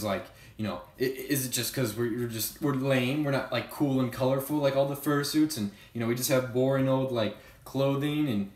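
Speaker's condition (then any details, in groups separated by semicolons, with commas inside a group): No condition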